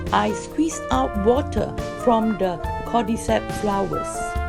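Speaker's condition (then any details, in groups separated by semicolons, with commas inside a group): No condition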